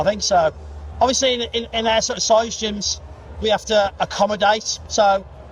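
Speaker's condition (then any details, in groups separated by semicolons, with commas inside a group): No condition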